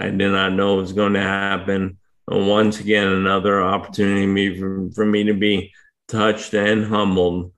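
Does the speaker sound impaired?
Yes: ALS; diagnosed with ALS last year; difficulty speaking for long periods.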